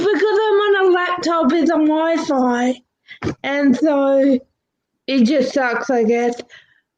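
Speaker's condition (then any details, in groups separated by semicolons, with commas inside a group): Cerebral palsy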